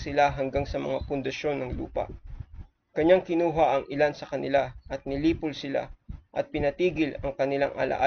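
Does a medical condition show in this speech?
No.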